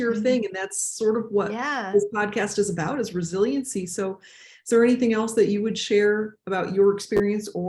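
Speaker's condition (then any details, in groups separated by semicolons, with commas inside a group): No condition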